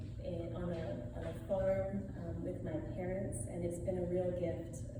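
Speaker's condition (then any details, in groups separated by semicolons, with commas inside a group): No condition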